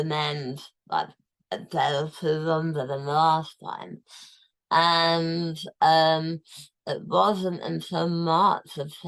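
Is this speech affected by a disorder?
Yes: tongue cancer, tongue removed.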